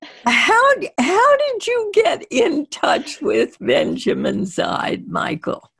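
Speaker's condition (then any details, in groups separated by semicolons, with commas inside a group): Spasmodic dysphonia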